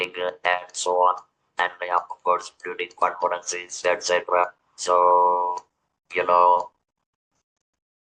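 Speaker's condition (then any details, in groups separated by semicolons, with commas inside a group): Throat cancer, electrolarynx user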